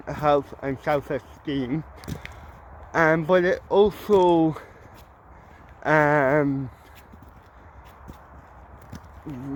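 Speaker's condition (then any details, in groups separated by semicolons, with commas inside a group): Cerebral palsy; mild, ataxic type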